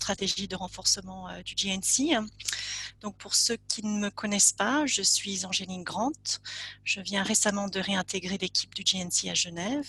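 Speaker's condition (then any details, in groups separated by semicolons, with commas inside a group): No condition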